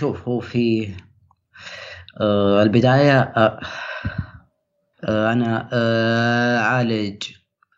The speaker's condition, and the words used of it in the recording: Stuttering. شوف، صراحة إني أنا شخصيا أشوف إن التأتأة هي أصعب من القلق، والتأتأة الفترة هذه زايدة